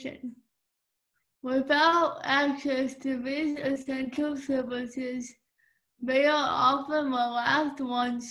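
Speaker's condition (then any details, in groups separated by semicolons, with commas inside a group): Cerebral palsy; from birth, five minutes without oxygen at birth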